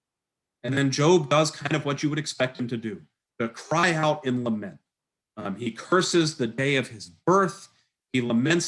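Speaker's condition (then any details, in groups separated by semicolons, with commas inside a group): No condition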